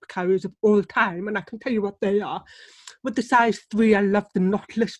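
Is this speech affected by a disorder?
Yes: deafness; relies on lip reading.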